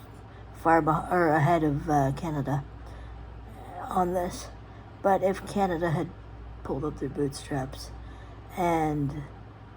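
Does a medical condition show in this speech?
Yes: cerebral palsy; predominantly physical.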